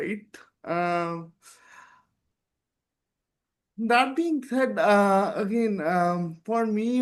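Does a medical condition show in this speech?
Yes: cerebral palsy; present from birth.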